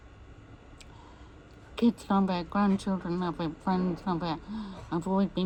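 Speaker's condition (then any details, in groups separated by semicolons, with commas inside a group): MND; voice may be difficult to understand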